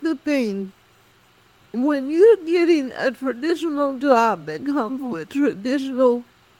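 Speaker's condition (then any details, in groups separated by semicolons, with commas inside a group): Cerebral palsy; speech affected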